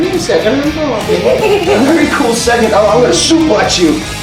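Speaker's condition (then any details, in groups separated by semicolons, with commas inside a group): No condition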